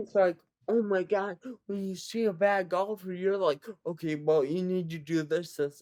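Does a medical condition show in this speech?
Yes: cerebral palsy; present from birth, severe.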